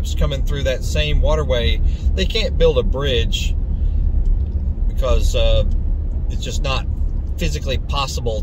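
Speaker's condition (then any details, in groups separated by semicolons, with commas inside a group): No condition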